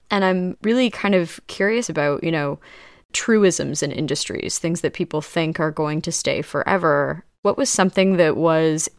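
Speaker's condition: No condition

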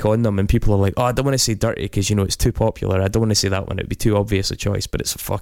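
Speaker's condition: No condition

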